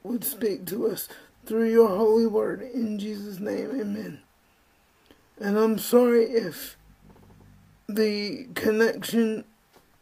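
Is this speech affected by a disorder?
Yes: spastic cerebral palsy; present from birth, uses wheelchair.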